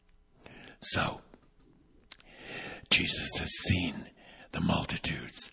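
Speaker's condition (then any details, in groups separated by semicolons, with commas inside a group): Vocal cord paralysis, unilateral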